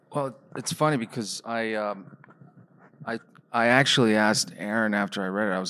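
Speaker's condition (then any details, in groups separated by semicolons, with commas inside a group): No condition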